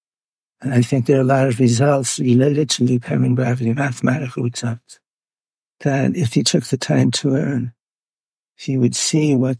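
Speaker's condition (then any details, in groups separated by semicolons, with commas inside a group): Parkinson's; hidden in early stages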